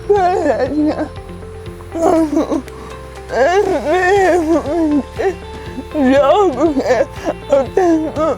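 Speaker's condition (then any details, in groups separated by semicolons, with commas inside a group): Cerebral palsy; long-term speech and language therapy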